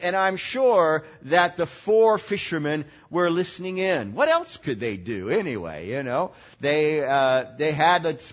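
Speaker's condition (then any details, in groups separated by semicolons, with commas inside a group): No condition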